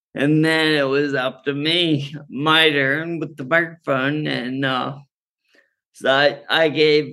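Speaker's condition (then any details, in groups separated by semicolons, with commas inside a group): Friedreich's ataxia; cannabis strain with doctor's guidance for neuropathic pain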